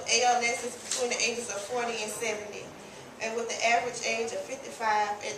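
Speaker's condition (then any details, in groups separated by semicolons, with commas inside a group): No condition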